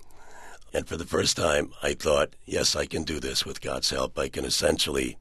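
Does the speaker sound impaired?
Yes: partial laryngectomy for throat cancer; 80% larynx removed, Cleveland Clinic experimental surgery attaching left neck muscles, long-term trach; unable to speak about two years, once sounded like Brando, voice now improved but noticeably altered.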